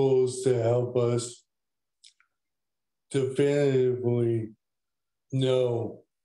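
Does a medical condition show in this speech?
Yes: ALS.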